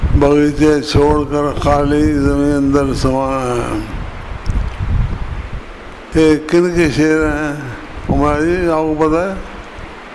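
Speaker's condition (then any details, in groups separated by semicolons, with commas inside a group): Difficulty speaking; keeps remarks brief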